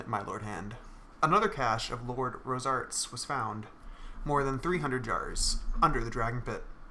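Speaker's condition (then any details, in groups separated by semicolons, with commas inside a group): No condition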